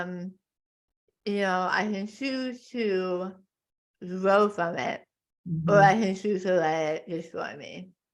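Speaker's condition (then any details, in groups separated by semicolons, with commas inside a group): Tongue cancer; half tongue removed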